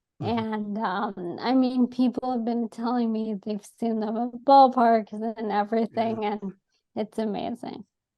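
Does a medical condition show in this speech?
Yes: ALS; atypical case.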